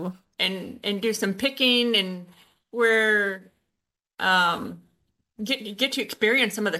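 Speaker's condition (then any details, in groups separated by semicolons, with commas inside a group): Usher syndrome, born deaf; no balance issues, uses hearing aids, signs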